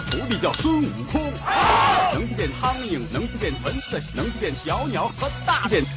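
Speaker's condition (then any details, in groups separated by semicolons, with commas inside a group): No condition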